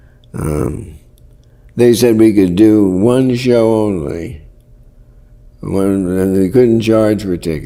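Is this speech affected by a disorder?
Yes: Parkinson's; worsening, often debilitating.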